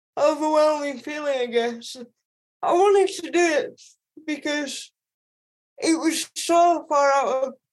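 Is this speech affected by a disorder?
Yes: speech impediment; self-conscious about speech, took four hours to record a one-minute piece.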